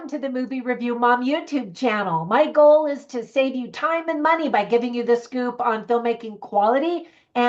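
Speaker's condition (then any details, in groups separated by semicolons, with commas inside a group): No condition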